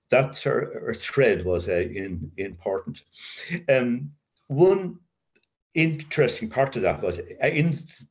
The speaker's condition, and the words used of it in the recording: Stuttering. So now i uh, quite like talking and you know i can easily talk in these meetings and it's okay